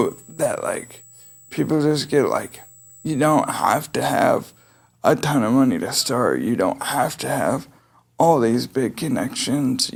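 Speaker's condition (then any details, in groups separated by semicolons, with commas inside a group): Cerebral palsy; able to speak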